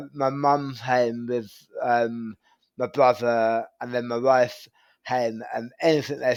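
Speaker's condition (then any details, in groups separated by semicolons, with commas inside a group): Tongue cancer surgery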